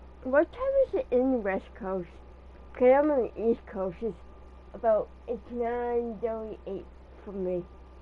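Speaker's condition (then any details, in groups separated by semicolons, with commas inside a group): Cerebral palsy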